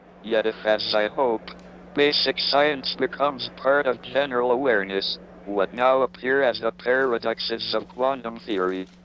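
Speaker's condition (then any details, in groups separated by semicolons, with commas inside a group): Motor neurone disease, speech-generating device; rare form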